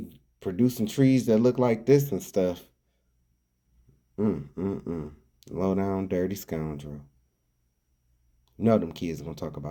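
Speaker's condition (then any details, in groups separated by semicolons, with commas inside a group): No condition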